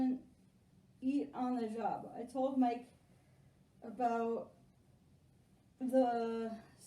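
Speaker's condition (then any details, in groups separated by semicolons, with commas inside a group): Spastic quadriplegic cerebral palsy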